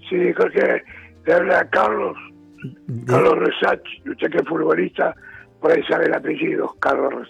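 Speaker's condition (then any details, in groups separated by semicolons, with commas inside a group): Throat cancer, vocal cords removed; vocal cords surgically cut about a year and a half ago; about to turn 80, recovering after throat cancer surgery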